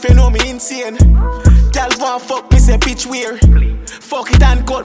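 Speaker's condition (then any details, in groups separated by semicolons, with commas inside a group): No condition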